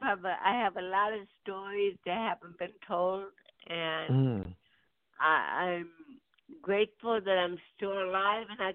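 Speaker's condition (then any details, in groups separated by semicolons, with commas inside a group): Cerebral palsy; birth onset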